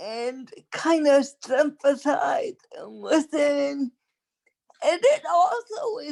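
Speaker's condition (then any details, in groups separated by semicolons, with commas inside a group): Cerebral palsy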